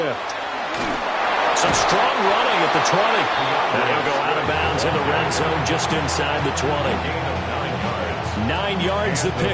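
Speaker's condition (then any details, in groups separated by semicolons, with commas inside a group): No condition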